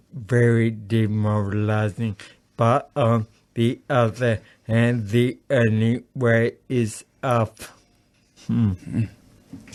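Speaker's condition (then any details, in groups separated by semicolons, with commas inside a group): Acquired brain injury; over 30 years since injury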